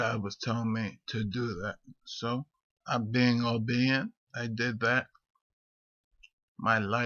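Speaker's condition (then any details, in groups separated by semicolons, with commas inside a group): Multiple sclerosis; rambling speech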